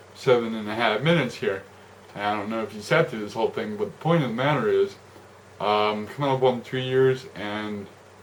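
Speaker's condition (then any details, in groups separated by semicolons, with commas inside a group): Cerebral palsy; affects gait and walking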